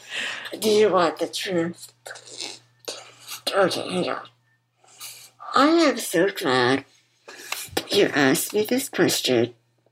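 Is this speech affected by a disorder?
Yes: muscular dystrophy; congenital form, diagnosed as toddler; BiPAP machine audible while talking.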